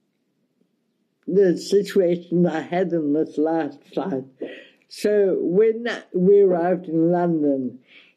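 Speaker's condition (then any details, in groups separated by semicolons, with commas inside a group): Cerebral palsy, mild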